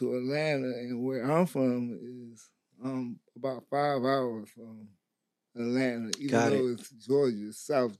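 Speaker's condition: Stroke; stroke at 17

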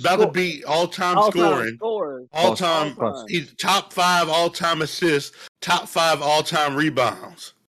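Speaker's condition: No condition

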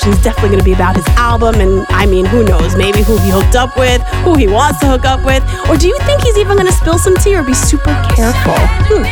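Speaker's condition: No condition

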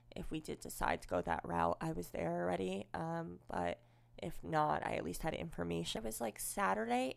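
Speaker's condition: Cleft lip and palate, unilateral

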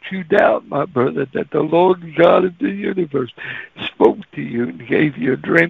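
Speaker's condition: Cerebral palsy; can't talk plain when nervous

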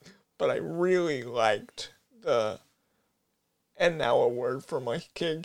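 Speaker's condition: Cerebral palsy; brain disorder, brain injury

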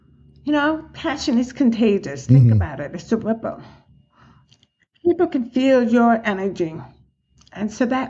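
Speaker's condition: Profound deafness, acquired, profound

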